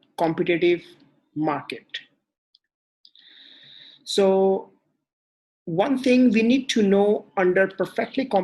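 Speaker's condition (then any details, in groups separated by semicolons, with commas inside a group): No condition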